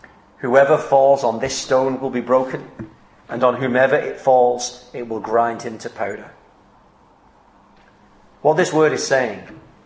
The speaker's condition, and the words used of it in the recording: No condition.